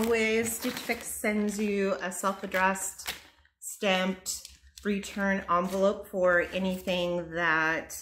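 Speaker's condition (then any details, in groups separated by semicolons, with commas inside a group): No condition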